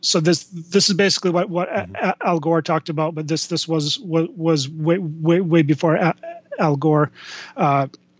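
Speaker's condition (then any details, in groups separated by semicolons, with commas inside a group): Stuttering; may freeze up mid-speech, then gets back on a roll; repeated sounds, repeated words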